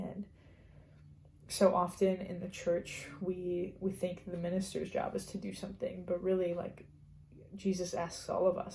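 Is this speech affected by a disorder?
No.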